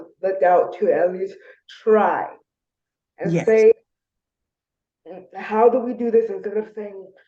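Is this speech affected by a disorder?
Yes: spastic diplegia cerebral palsy.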